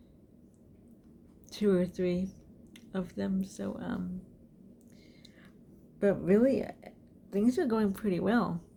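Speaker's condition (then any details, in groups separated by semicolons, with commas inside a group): Cerebral palsy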